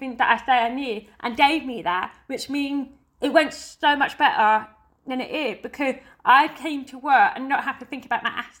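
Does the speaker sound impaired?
Yes: deafness; hears song beat and singing but not words, heavy metal rock indistinct, uses sign language.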